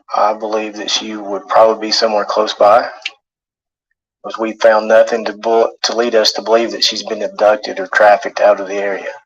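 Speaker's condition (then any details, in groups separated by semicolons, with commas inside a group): No condition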